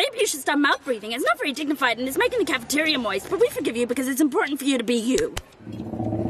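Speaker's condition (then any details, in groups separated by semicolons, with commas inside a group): No condition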